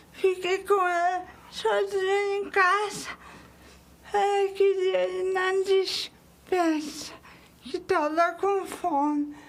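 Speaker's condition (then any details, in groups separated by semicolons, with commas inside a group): Cerebral palsy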